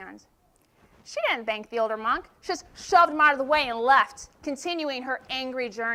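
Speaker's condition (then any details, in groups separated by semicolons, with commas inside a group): No condition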